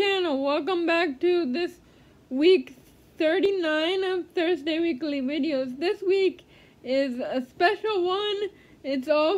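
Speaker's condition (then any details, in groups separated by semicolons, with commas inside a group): Cerebral palsy; speech therapy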